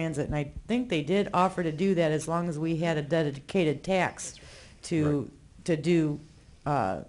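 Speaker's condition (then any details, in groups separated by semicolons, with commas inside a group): No condition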